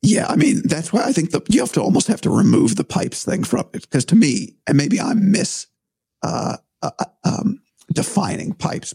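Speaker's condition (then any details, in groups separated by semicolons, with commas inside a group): Vocal cord surgery; unsure if voice returns to 100%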